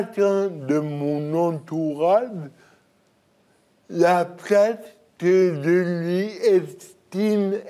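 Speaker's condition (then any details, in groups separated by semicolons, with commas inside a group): Cerebral palsy; birth injury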